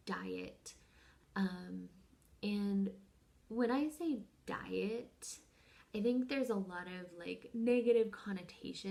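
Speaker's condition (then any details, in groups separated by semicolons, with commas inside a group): No condition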